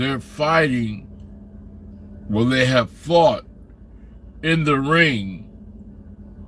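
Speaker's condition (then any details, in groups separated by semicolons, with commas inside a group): Slurred speech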